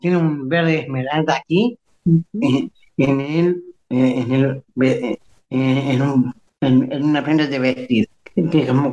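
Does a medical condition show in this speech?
Yes: Down syndrome; age 64.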